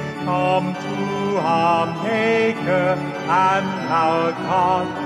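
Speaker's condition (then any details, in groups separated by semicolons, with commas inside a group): No condition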